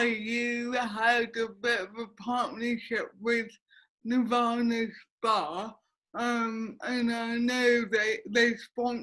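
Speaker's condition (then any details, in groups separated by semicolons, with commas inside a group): Cerebral palsy; affects speech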